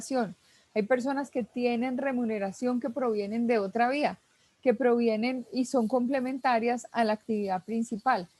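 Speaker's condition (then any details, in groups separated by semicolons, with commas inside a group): No condition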